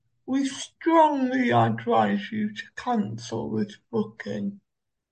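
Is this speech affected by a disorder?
Yes: cerebral palsy; uses Omeo wheelchair.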